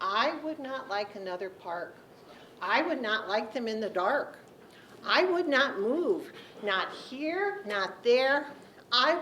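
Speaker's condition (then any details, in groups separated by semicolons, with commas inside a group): No condition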